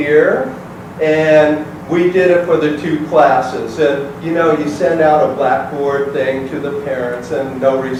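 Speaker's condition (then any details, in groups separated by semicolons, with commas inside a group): No condition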